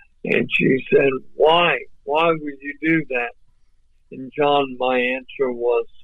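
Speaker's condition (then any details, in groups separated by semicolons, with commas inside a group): ALS; voice off but clear and understandable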